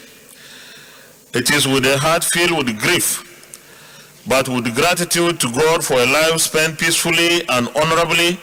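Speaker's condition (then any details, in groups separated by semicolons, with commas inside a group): No condition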